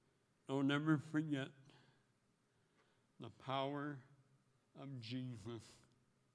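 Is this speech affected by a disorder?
Yes: speech impediment; 6 years of therapy.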